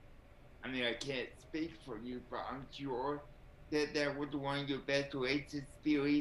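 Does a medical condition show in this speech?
Yes: cerebral palsy.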